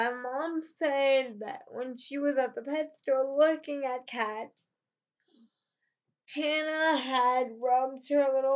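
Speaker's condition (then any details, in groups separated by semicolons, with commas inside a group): Cerebral palsy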